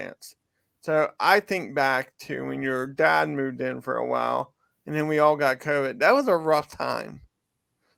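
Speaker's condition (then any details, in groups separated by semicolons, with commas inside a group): Cerebral palsy; from birth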